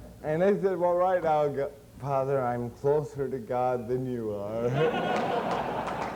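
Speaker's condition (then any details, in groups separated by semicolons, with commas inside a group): Cerebral palsy; since birth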